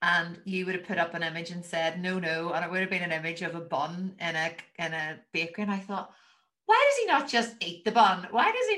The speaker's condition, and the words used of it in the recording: No condition.